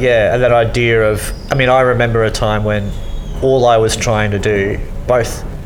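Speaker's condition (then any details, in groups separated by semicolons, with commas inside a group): Cleft lip and palate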